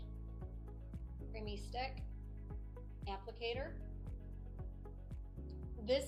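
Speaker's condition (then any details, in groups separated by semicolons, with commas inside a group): No condition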